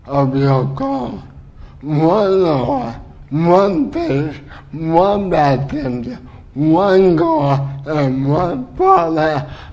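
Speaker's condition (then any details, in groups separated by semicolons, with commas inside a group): Cerebral palsy; uses wheelchair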